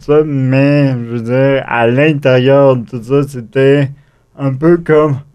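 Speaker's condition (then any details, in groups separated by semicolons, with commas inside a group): Cerebral palsy; acquired, wheelchair user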